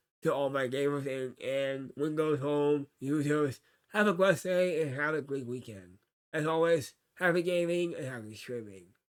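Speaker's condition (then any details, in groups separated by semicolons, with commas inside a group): Cerebral palsy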